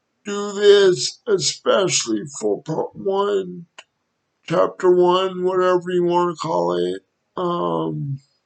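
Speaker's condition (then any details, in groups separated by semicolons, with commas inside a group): Cerebral palsy; wheelchair, needs transfer help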